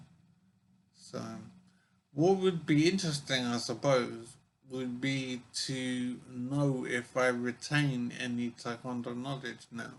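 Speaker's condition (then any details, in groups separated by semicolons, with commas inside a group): Brain injury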